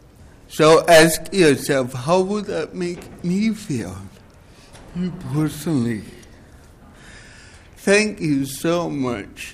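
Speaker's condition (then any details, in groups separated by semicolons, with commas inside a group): Cerebral palsy; present since birth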